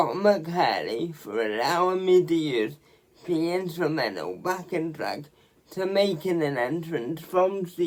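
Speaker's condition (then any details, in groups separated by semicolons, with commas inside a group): Quadriplegic cerebral palsy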